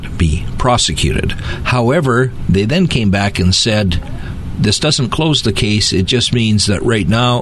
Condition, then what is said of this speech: None; typical speech.